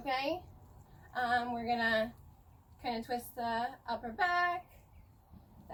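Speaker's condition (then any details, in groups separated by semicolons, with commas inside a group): No condition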